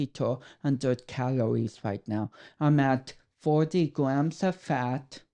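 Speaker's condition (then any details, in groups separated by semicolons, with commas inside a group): Cerebral palsy; affects speech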